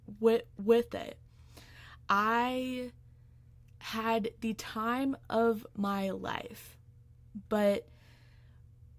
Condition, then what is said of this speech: Stuttering. If you didn't know by now, I stutter, and I have a lot of fears when it comes to speaking.